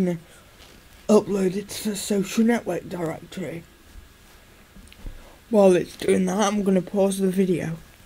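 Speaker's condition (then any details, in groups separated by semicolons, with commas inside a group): Cerebral palsy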